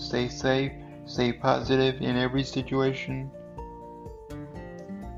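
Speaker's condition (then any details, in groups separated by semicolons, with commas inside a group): Cerebral palsy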